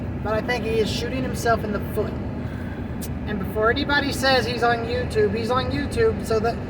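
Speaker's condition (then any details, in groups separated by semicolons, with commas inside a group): No condition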